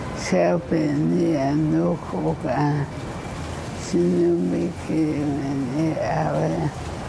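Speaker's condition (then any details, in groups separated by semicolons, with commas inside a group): ALS; practically unable to walk; practically unable to speak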